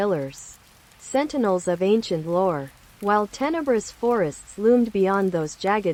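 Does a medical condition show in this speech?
No.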